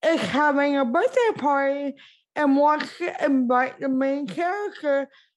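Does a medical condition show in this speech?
Yes: cerebral palsy; wheelchair user, impaired speech since childhood; speaks concisely and quickly to hold listeners' attention.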